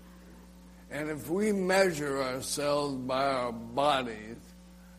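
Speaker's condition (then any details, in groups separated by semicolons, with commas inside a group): ALS; slurred, slow speech, choking, spitting, swallowing problems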